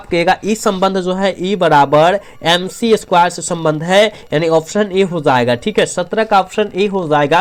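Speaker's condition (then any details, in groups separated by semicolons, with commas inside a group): No condition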